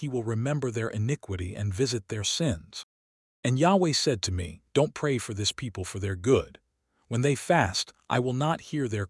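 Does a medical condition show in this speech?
No.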